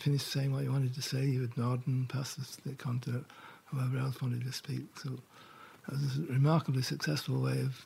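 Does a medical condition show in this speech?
Yes: Parkinson's; diagnosed about 4 years ago.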